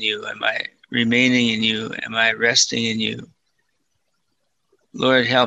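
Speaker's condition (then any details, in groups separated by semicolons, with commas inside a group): Parkinson's disease, mild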